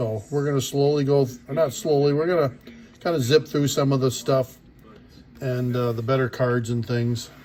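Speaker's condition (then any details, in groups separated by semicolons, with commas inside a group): No condition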